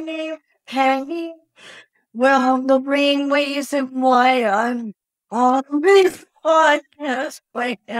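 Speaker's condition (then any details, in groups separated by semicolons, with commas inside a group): Cerebral palsy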